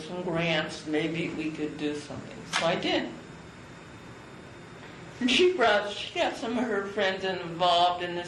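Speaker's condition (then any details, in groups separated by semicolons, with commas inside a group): Cerebral palsy; from birth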